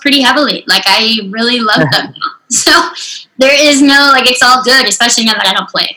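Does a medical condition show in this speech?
Yes: unilateral cleft lip and palate, severe.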